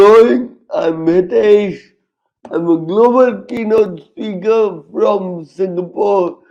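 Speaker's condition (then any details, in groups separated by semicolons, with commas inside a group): Cerebral palsy, severe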